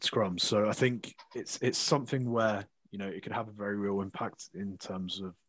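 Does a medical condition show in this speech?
No.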